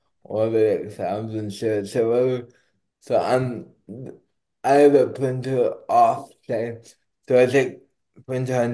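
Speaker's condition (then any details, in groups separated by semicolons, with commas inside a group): Cerebral palsy; not slurred, per host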